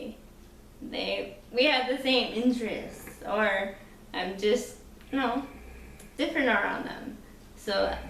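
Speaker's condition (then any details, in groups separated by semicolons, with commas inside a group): Cerebral palsy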